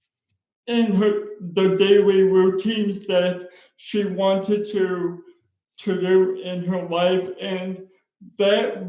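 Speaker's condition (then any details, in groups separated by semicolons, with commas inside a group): Spastic cerebral palsy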